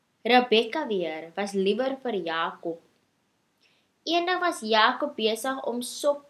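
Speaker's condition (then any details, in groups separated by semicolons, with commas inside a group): No condition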